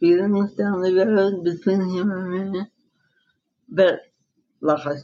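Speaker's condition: Dystonia, secondary to encephalitis

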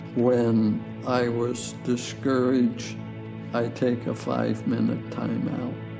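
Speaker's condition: ALS; diagnosed about 13 years ago, initially given 2 to 5 years to live

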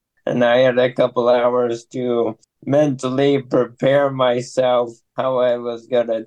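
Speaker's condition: ALS; limb onset in left arm, constant arm twitching, diagnosed at 32 in Iowa City; about 5 years since diagnosis, age 37

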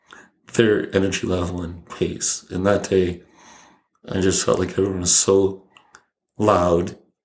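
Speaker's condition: ALS; ALS onset age 37, right hand finger weakness, palm wasting, lost right hand use, smile, facial expressions; voice changed, dried saliva in throat from rare swallowing makes speech less clear, cannot swallow most foods

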